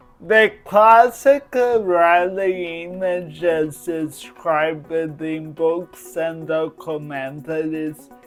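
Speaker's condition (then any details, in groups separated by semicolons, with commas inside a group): Cerebral palsy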